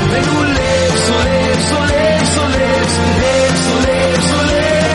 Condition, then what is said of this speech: No condition.